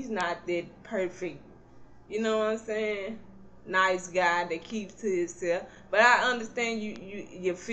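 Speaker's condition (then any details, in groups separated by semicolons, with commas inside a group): Cerebral palsy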